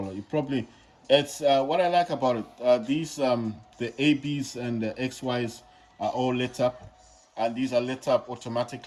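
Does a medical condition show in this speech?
No.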